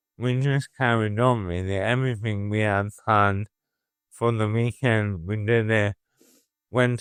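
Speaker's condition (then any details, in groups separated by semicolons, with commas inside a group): Motor neuron disease; voice affected, early slurring, nasal speech, hand weakness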